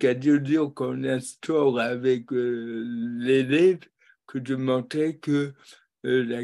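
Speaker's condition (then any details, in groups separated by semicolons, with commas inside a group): Cerebral palsy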